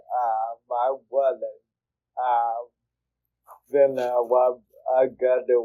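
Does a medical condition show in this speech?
Yes: cerebral palsy; speech therapy in childhood.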